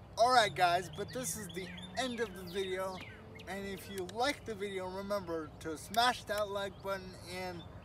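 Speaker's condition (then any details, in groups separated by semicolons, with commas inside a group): Cerebral palsy; uses wheelchair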